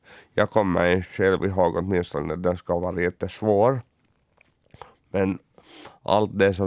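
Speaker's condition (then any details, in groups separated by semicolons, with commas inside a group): Cerebral palsy; uses wheelchair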